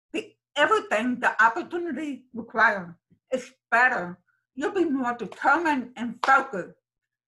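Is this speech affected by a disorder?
Yes: deafness, sensorineural hearing loss; congenital profound sensorineural, damaged nerves, found 9 months, behind-ear aid at 10, adult cochlear implant; hears nothing without it, depends on lip reading, phone only with captions; raised oral, about 10 years speech therapy, mainstreamed in public school.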